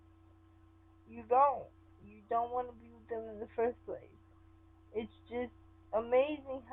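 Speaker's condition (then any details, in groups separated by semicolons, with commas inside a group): Cerebral palsy; sometimes affected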